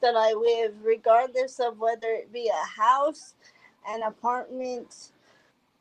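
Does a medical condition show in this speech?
Yes: cerebral palsy; congenital, drives electric wheelchair.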